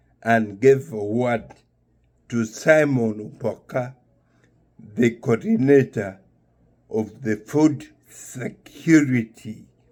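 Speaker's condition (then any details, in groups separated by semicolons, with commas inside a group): Neurological disease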